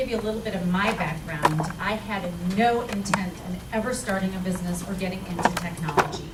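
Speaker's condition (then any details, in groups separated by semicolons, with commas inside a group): No condition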